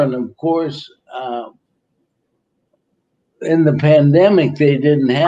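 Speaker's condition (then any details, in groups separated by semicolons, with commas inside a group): ALS; about a year since diagnosis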